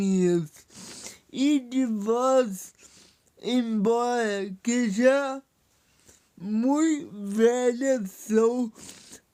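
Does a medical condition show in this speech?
Yes: paralysis.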